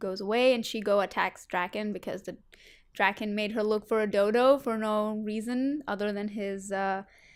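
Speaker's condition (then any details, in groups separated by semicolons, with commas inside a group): No condition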